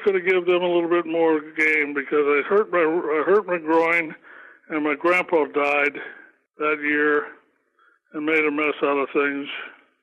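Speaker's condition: Parkinson's; difficulty remembering names while talking

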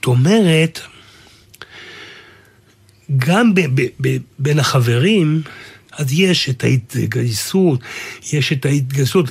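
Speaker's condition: Aphasia; completed rehabilitation at Beit Loewenstein, considered outstanding graduate; writing and speaking both a struggle

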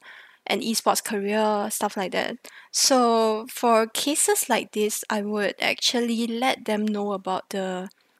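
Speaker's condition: No condition

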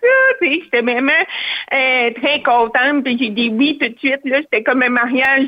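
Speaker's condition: Hearing loss, cochlear implant; uses interpreters and special education support, relies on lip reading, masks hinder understanding

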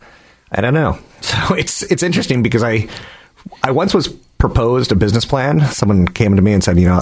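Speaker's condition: No condition

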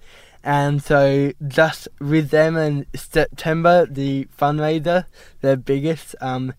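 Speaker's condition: Cerebral palsy; diagnosed at 12 months, Westmead hospital, prognosis may never walk or talk, play-based therapy

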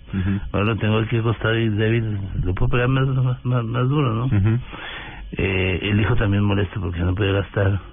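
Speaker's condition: Parkinson's disease; under care of leading Colombian Parkinson's neurologist, running and tennis exercise prescribed

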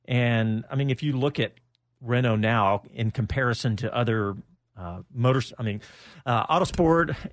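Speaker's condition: No condition

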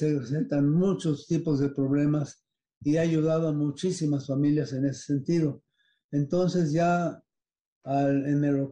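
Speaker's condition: Parkinson's disease; sudden difficulty swallowing and salivating about four months ago

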